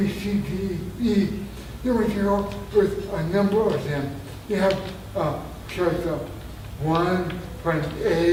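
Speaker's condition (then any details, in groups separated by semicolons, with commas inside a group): Traumatic brain injury; near-fatal injury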